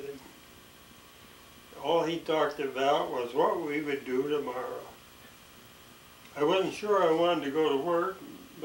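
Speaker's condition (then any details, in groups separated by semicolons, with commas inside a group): ALS; expects swallowing and breathing trouble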